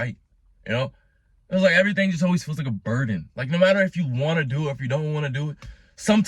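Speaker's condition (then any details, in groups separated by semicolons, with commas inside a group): No condition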